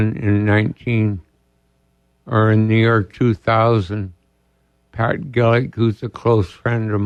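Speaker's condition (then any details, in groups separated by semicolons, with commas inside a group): ALS; diagnosed about two years ago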